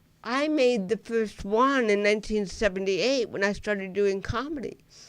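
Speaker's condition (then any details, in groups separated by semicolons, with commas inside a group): Cerebral palsy; lifelong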